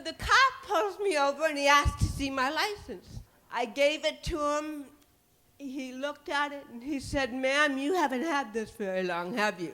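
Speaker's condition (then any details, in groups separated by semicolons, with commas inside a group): Cerebral palsy; titanium neck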